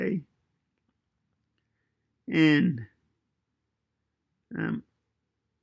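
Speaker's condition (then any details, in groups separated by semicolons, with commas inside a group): Cerebral palsy; fine motor impairment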